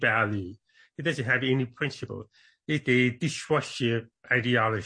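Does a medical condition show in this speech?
Yes: deafness, congenital; deaf accent, tries to speak as clearly as possible.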